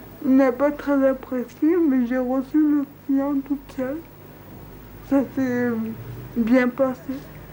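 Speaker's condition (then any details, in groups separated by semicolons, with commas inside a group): Cerebral palsy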